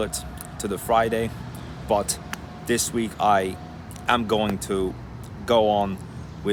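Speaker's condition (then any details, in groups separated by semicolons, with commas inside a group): No condition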